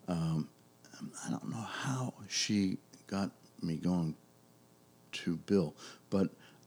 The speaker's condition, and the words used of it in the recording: Aphasia. Like, he knows what he wants to say.